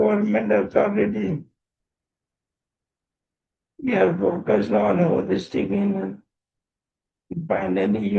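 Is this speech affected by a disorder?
Yes: motor neurone disease; voice strong and loud.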